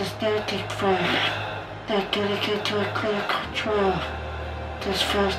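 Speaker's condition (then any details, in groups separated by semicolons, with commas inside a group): ALS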